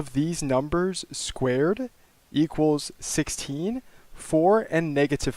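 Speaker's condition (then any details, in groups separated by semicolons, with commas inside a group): No condition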